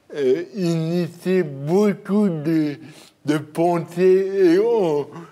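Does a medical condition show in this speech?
Yes: cerebral palsy; birth injury.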